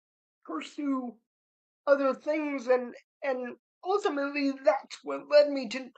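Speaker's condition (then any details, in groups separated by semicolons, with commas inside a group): Cerebral palsy; diagnosed around 6 months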